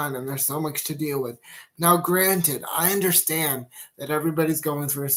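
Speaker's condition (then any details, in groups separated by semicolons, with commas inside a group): Cerebral palsy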